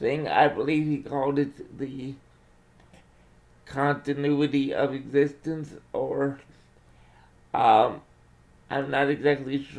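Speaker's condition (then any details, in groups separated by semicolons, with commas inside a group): Cerebral palsy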